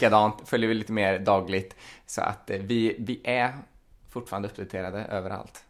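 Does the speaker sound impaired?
No.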